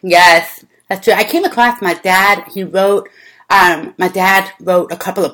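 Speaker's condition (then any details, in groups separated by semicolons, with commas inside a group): Deafness; deaf since childhood; speaks well, learned speech through childhood lessons with visual computer speech feedback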